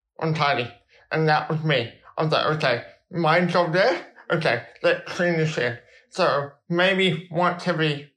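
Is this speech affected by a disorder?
Yes: cerebral palsy; balance and movement helped by football since age four.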